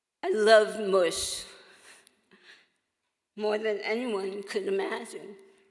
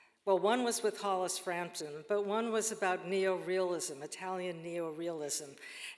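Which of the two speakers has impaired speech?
The first: oral cancer survivor; survivor, several years since treatment.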